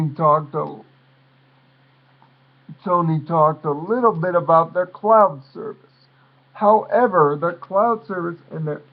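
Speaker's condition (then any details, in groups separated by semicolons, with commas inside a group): Cerebral palsy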